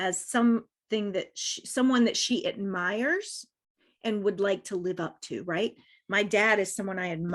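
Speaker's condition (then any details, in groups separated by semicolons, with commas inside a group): No condition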